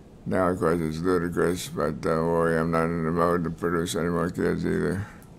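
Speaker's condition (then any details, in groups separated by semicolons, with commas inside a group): Multiple sclerosis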